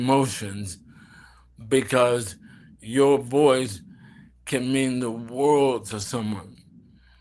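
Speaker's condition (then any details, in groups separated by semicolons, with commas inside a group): ALS; bulbar onset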